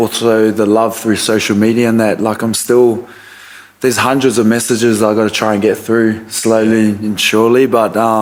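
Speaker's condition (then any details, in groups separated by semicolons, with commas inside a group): No condition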